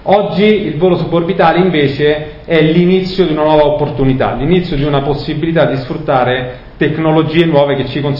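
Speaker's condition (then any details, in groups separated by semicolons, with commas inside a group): No condition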